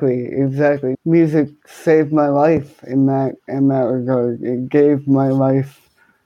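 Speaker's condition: Cerebral palsy, hemiplegia

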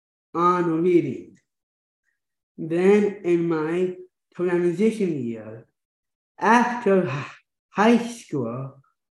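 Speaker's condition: Down syndrome

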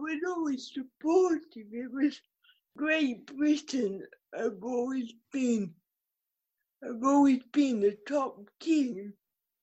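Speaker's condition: Cerebral palsy; riding as physio from age 2

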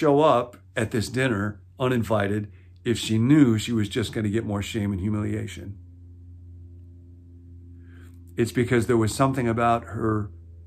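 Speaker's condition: No condition

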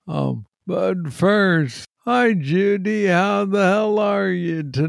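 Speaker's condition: Parkinson's disease, young onset

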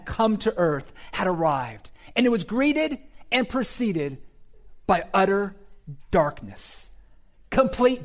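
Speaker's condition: No condition

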